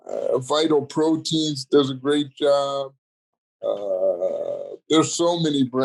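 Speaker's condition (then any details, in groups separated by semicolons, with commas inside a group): Cerebral palsy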